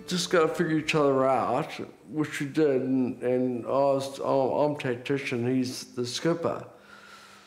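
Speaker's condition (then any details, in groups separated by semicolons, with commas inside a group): Multiple sclerosis; progressive, diagnosed about 13 years ago; drunk-sounding speech as fatigue builds through day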